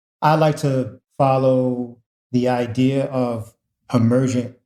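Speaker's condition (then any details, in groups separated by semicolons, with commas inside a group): No condition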